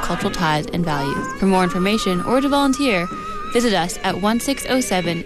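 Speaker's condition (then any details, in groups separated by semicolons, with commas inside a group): No condition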